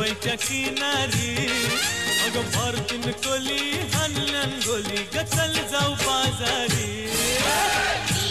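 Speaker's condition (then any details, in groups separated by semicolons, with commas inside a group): No condition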